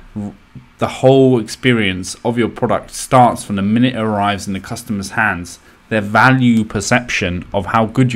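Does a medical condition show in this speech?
No.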